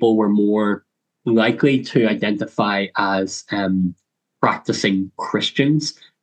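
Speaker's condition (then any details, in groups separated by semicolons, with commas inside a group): Cleft lip and palate; congenital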